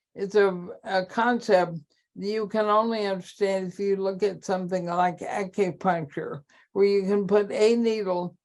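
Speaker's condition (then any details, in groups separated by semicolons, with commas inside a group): ALS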